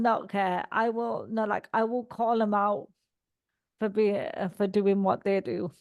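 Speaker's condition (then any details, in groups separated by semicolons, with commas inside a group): Cerebral palsy; all four limbs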